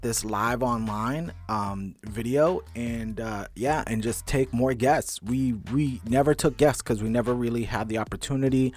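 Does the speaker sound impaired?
No.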